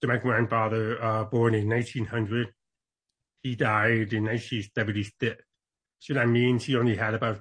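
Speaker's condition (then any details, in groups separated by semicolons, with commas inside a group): Deafness, congenital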